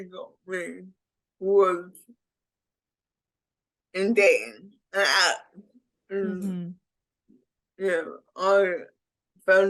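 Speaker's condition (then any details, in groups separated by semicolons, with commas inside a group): Cerebral palsy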